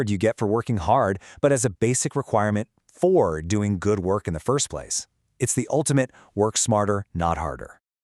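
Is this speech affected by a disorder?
No.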